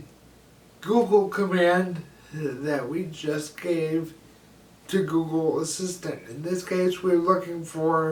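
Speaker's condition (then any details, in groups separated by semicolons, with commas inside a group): Cerebral palsy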